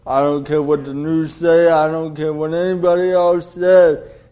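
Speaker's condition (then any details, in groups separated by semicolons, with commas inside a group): Cerebral palsy; delayed development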